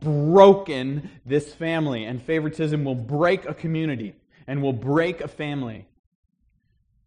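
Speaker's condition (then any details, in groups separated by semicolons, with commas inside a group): No condition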